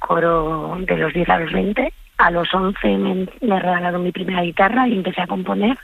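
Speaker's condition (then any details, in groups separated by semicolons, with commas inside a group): Vocal fold nodules; two nodules on vocal folds, forbidden to sing, still performing, 22 shows this month, voice used in corporate training; five gigs friday to sunday, voice broken, uses propolis-liquorice remedy and lozenges; hoarse, apologizes for voice, imitates Bonnie Tyler or Joaquín Sabina when voice breaks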